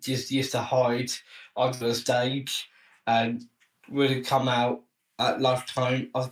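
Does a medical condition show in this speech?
Yes: Down syndrome.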